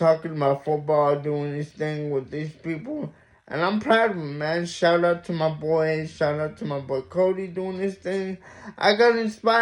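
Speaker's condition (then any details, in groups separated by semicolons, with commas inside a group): Mild cerebral palsy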